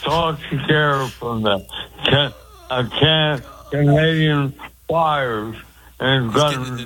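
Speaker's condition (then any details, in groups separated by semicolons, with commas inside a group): Speech impediment; usually hard to understand, clearer than usual on this call, hosts joke writing avoids confusion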